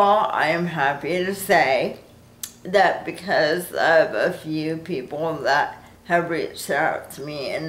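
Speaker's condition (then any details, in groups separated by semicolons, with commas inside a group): Cerebral palsy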